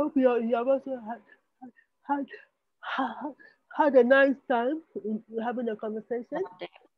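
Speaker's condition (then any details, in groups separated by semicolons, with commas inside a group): Spastic cerebral palsy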